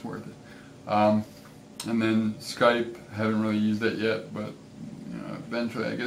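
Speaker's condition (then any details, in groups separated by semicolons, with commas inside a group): Cerebral palsy; affects gait and walking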